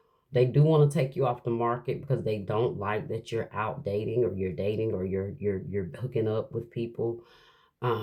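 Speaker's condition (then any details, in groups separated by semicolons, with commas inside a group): No condition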